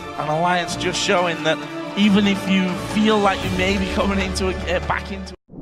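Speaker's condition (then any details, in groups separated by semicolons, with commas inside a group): No condition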